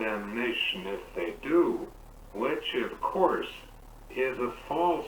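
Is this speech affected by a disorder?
Yes: cerebral palsy; uses wheelchair.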